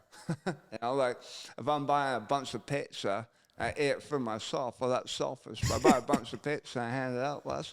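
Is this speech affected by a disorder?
Yes: gunshot injury to chin.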